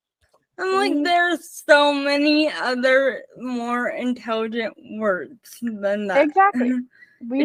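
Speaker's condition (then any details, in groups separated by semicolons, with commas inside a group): Spastic cerebral palsy, mixed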